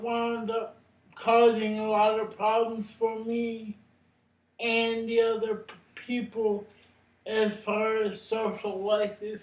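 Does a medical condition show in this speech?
Yes: cerebral palsy; brain injury.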